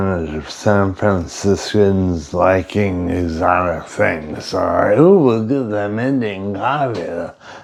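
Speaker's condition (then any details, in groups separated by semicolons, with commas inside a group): Brain injury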